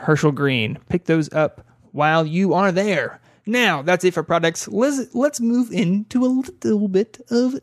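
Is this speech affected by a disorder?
No.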